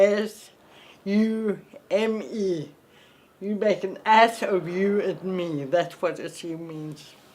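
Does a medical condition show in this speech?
Yes: cerebral palsy; lifelong.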